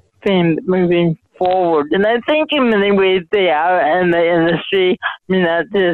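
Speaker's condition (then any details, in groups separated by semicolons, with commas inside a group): Mild cerebral palsy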